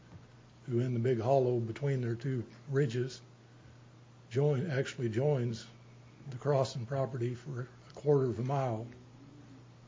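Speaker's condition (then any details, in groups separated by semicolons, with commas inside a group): Parkinson's disease; stage 3; not speaking too fast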